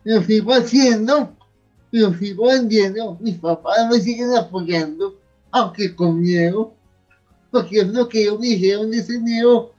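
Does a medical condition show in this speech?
Yes: cerebral palsy; near death as newborn.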